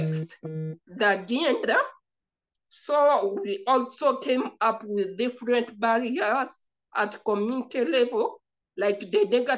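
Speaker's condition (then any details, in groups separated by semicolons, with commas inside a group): Cerebral palsy; from birth, uncontrollable whole-body shaking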